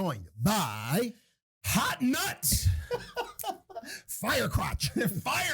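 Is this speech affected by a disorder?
No.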